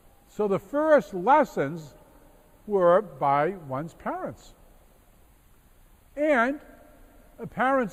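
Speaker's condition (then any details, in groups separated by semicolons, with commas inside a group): No condition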